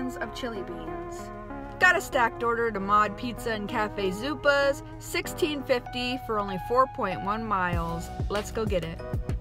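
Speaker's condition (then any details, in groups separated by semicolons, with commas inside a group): No condition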